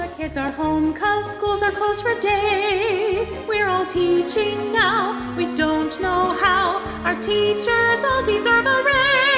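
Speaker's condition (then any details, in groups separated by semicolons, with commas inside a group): No condition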